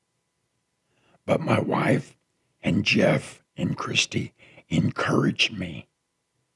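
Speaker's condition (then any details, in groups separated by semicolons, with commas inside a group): Partial laryngectomy after throat cancer; half of larynx removed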